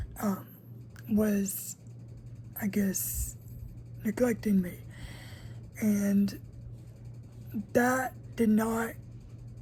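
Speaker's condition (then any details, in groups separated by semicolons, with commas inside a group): Cerebral palsy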